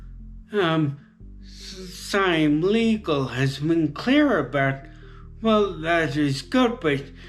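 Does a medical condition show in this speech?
Yes: traumatic brain injury; very debilitating.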